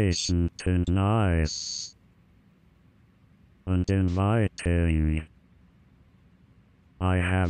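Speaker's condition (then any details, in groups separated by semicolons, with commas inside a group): Amyotrophic lateral sclerosis; bulbar onset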